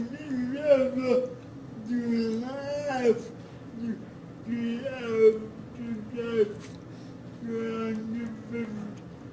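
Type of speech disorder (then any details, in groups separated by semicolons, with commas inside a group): Dysarthria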